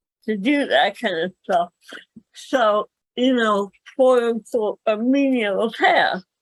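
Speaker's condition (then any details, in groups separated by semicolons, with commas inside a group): Cerebral palsy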